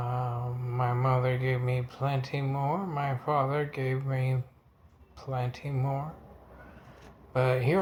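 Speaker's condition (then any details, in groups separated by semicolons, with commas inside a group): Multiple sclerosis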